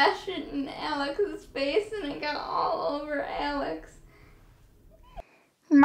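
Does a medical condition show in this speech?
Yes: cerebral palsy; diagnosed in childhood.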